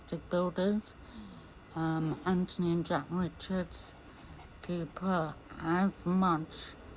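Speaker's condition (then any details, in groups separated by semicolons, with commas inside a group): MND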